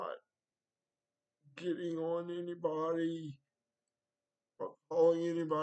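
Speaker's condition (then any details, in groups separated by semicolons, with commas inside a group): Cerebral palsy; wheelchair, needs transfer help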